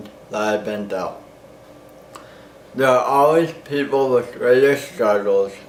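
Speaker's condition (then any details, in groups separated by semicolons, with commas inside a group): Cerebral palsy; slow speech, slight impediment, understandable, tongue botox ineffective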